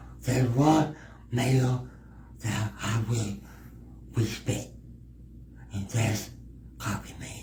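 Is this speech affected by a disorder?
Yes: cerebral palsy.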